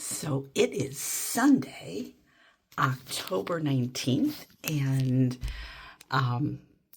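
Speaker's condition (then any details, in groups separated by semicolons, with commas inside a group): No condition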